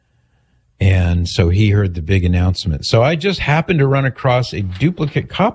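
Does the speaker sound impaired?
No.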